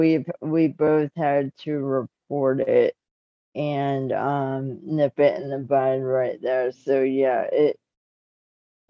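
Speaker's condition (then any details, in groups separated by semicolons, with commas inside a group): Cerebral palsy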